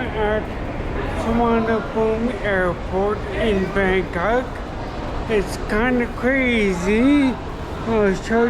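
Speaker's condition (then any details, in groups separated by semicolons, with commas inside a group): Traumatic brain injury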